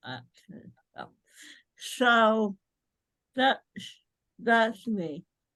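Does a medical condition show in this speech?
Yes: cerebral palsy.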